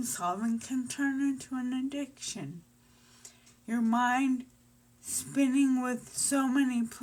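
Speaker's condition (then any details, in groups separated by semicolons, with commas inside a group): Brain injury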